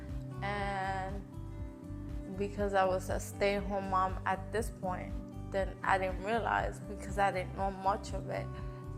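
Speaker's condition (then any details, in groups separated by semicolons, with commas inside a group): Cerebral palsy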